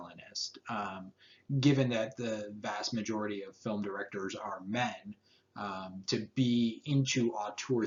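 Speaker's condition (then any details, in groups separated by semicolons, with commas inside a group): No condition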